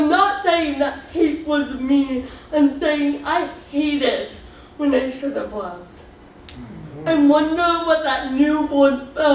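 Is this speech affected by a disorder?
Yes: cerebral palsy; speech slightly off.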